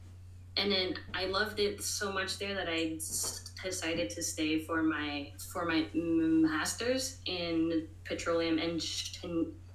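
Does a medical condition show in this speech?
Yes: stuttering; moments of stuttering expected, offers to repeat things if needed; here prolonged sounds, blocks.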